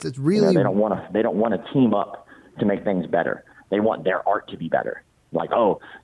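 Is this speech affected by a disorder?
Yes: cleft palate; congenital, many surgeries in childhood, facial scars.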